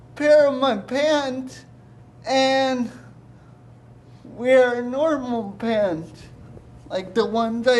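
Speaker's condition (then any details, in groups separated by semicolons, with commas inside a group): Cerebral palsy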